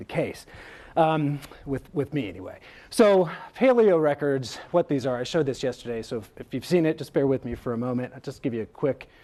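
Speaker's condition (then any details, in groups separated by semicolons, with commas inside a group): No condition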